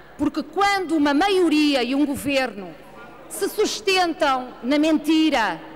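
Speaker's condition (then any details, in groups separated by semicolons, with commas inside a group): No condition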